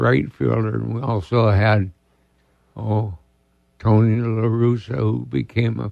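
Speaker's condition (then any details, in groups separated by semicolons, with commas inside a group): ALS; diagnosed about two years ago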